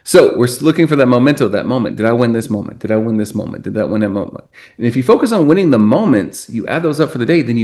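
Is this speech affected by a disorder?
No.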